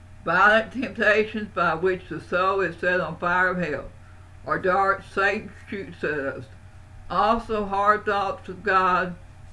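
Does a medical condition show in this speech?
Yes: Parkinson's.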